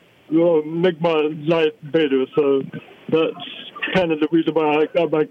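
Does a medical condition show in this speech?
Yes: cerebral palsy; balance issue; noticing physical decline, returning to physical therapy after little therapy last year.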